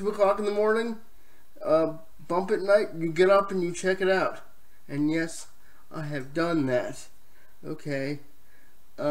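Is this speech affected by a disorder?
Yes: cerebral palsy, spastic diplegia.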